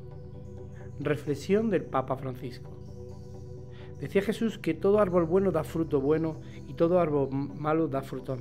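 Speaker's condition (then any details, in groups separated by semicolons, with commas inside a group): No condition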